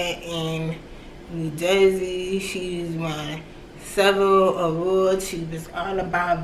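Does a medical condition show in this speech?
Yes: cerebral palsy.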